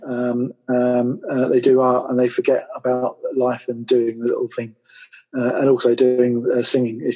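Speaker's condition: Aphasia and apraxia after stroke; aphasia and apraxia from stroke at age 50, one-sided arm and leg weakness; trouble getting words out, intelligence intact, early on only yes, no and swear words

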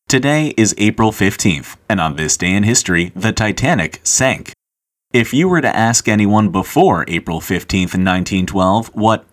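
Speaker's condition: No condition

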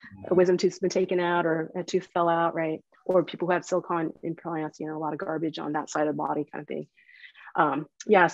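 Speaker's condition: No condition

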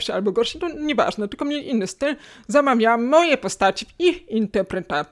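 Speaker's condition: Hearing loss, cochlear implant, acquired; iPhone streams directly to implant

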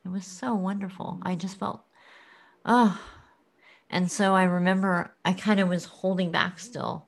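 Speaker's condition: Cleft lip and palate

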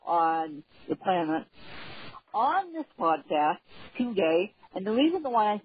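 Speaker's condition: Cerebral palsy; wheelchair when traveling

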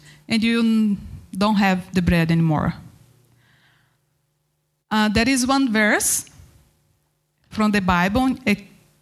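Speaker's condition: No condition

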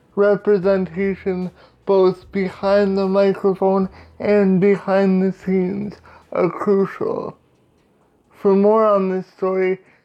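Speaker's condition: Cerebral palsy; power wheelchair user, personal support worker 6 hours weekly, mother toilets, washes, cooks, dresses, drives

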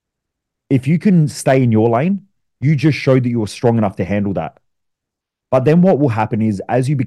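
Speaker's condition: No condition

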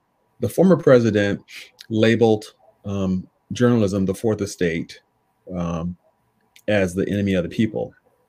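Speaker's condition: No condition

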